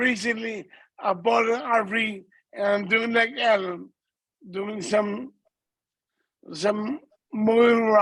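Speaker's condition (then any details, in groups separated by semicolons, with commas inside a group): Multiple system atrophy; speech affected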